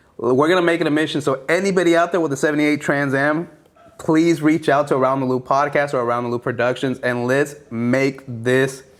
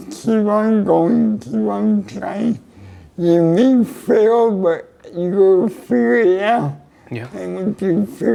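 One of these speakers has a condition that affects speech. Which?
The second: cerebral palsy.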